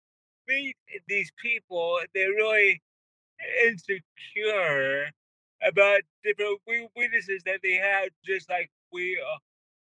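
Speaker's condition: Cerebral palsy; wheelchair user

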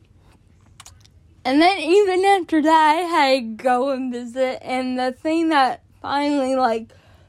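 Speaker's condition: Cerebral palsy; born addicted

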